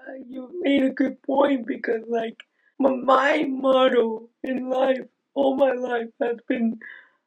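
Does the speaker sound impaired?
Yes: Aicardi-Goutières syndrome; diagnosed at age 10, symptoms first thought to be cerebral palsy, ongoing medications; age 25, about 15 years since diagnosis, doing well now, tough a few years ago; still able to speak, can put experiences into words.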